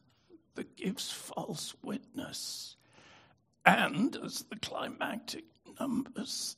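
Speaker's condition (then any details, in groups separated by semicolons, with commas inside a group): Spasmodic dystonia; affected voice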